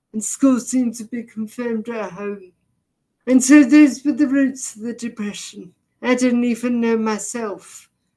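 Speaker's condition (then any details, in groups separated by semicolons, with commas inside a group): Deafness, severe; vocabulary partly picked up from reading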